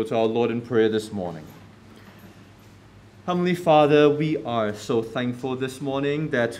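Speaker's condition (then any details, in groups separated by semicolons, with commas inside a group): No condition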